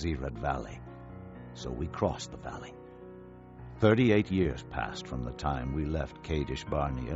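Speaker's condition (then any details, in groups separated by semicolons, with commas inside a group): No condition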